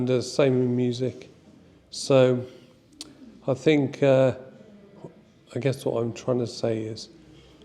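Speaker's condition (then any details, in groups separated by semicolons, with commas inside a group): Motor neurone disease; ALS type; progressing quickly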